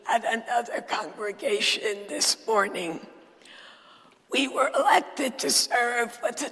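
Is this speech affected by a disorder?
Yes: dysphonia; not a sore throat.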